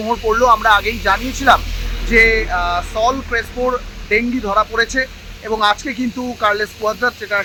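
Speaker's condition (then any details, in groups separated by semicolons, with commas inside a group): No condition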